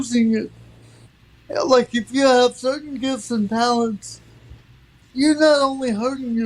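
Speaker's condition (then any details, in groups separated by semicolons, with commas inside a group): Cerebral palsy; from birth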